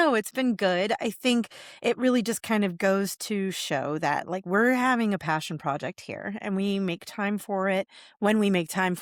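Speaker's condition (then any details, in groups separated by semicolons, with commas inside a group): No condition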